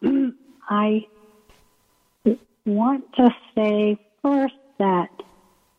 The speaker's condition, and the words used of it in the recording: ALS (motor neuron disease). I've learned to pace myself when I speak with my breathing and slowing down or pausing.